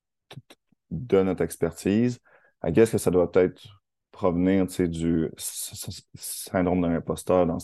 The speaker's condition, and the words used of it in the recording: Stuttering. Donc, si lorsque je parle, ça bloque un peu, c'est pas le Wi-Fi qui est en train de bugger, c'est simplement mes cordes vocales qui sont un peu capricieuses.